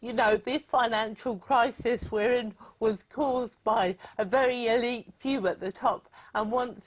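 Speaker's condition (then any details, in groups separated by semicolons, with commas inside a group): Cerebral palsy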